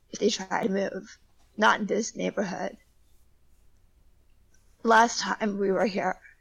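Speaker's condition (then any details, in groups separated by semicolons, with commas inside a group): Spasmodic dysphonia; diagnosed in college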